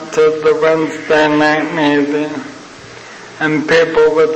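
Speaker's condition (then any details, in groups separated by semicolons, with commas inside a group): ALS (Lou Gehrig's disease); young onset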